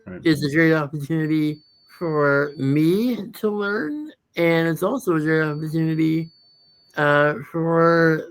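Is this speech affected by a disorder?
Yes: muscular dystrophy.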